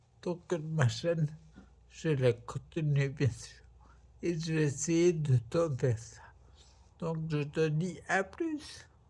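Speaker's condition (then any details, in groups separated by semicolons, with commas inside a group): Multiple sclerosis; primary progressive form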